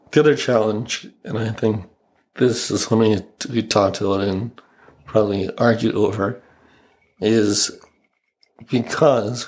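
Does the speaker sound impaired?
Yes: ALS; father Bob Snow died of ALS, right hand and forearm affected, left hand partly weak, feeding tube, clinical trial drug; 2.5 years since diagnosis, earlier nine-month plateau ended, recent pneumonia with breathing concerns; tongue affected but unchanged, predicted speech loss within a year not happened, voice changed, sounds older, voice challenges at work.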